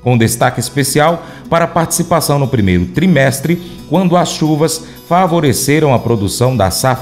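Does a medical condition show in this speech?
No.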